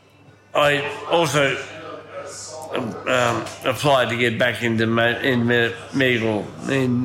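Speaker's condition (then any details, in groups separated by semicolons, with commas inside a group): Ataxia from brain damage, cerebellar; unsteady walking, shakes when walking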